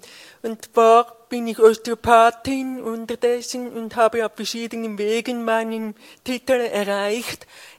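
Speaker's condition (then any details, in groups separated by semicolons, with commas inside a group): Deafness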